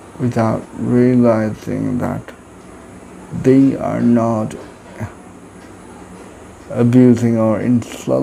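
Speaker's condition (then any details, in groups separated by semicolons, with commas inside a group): Cerebral palsy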